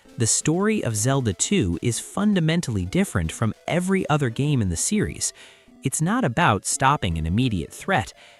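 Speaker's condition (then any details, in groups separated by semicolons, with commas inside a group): No condition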